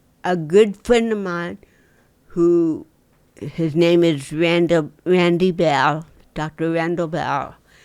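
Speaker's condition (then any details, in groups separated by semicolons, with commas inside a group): Cerebral palsy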